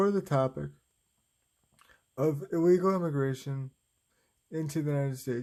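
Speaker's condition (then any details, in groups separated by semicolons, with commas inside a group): Cerebral palsy, spastic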